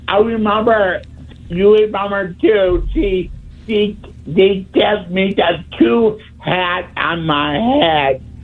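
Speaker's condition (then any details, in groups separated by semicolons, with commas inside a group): Speech impediment; tries to talk really clearly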